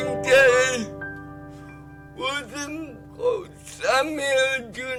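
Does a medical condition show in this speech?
Yes: brain lesion disability grade 1, severe.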